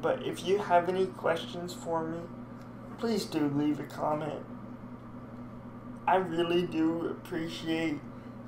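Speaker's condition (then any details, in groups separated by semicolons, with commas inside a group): Cerebral palsy; speech sometimes affected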